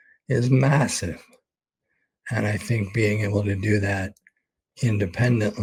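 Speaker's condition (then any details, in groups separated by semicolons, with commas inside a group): ALS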